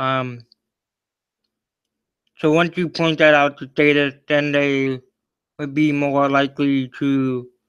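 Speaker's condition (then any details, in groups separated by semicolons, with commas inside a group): Cerebral palsy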